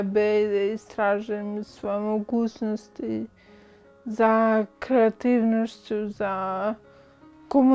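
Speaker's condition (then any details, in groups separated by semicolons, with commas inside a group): Friedreich's ataxia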